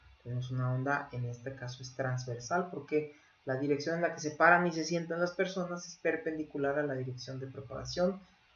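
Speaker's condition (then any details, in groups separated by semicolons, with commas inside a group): No condition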